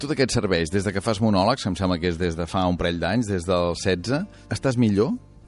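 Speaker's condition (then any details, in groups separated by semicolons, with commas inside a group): No condition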